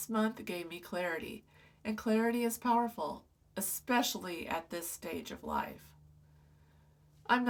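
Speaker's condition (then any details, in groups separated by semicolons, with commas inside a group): No condition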